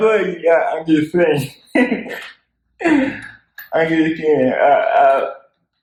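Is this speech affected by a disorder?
Yes: cerebral palsy; spastic quadriplegic.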